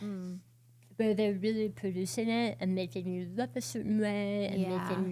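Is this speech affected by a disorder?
Yes: oral cancer, partial glossectomy.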